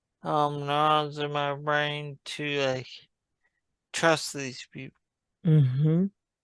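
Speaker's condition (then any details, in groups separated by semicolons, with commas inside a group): Traumatic brain injury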